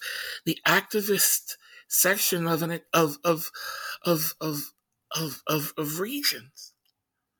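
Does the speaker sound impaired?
Yes: stutter; here repeated words, blocks.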